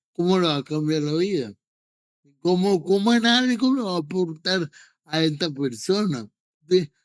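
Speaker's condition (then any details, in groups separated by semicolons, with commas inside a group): Cerebral palsy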